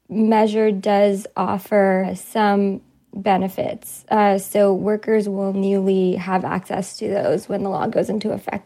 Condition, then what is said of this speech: No condition.